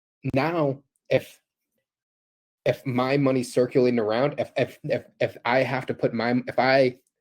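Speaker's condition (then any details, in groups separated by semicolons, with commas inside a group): No condition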